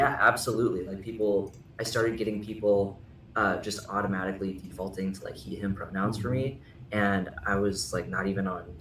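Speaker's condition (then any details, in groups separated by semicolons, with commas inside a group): No condition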